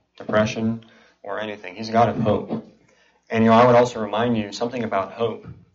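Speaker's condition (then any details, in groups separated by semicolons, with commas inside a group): Cleft palate and cleft lip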